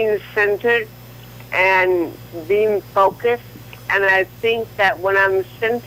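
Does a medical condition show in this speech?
Yes: cerebral palsy; from birth, leg spasticity.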